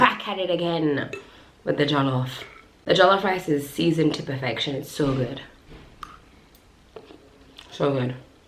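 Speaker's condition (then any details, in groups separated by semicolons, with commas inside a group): No condition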